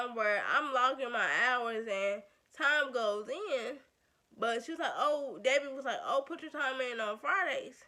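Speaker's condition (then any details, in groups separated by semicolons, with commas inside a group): Cerebral palsy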